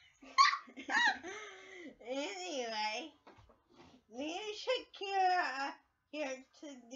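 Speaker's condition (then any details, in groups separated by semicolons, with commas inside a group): Cerebral palsy; speech affected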